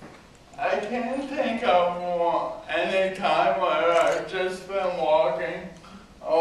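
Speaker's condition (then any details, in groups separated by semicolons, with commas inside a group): Cerebral palsy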